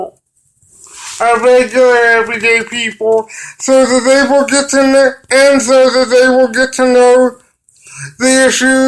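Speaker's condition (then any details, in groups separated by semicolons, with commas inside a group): Cerebral palsy; brain damage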